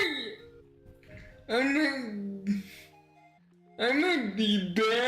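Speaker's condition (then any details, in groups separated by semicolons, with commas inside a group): Cerebral palsy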